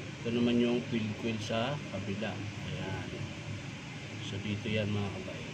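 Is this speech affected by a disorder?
No.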